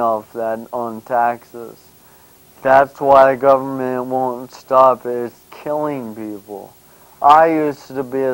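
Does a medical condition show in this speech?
Yes: brain injury.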